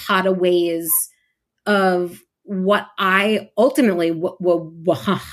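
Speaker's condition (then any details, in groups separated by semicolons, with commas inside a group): Stuttering; amount of stuttering, feeling stuck and physical tension fluctuate, stutters openly; repeated sounds, prolonged sounds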